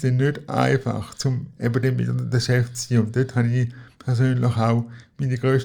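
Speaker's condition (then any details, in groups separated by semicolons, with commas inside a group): Cerebral palsy; cerebral palsy since birth, physical not cognitive, wheelchair user, moved on knees as child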